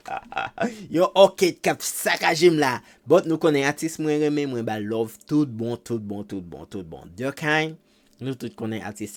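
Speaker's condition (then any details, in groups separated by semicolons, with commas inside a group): No condition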